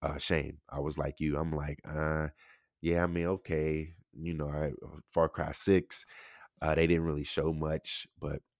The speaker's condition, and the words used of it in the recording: No condition.